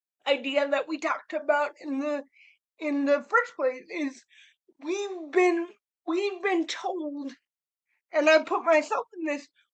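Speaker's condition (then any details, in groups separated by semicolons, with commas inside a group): Cerebral palsy; spastic cerebral palsy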